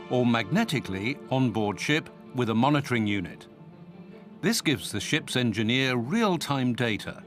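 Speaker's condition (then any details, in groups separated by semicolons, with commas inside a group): No condition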